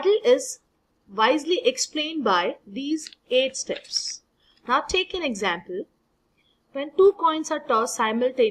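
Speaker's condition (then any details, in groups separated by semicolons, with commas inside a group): No condition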